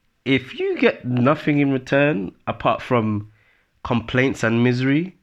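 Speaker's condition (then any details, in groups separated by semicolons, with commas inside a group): No condition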